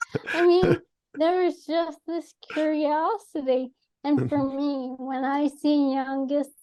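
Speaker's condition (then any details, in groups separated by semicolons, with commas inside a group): ALS; atypical case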